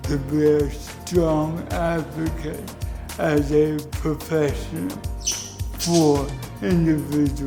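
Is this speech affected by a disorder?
Yes: cerebral palsy; present from birth.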